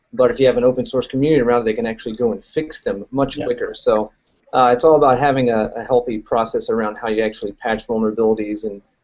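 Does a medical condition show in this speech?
No.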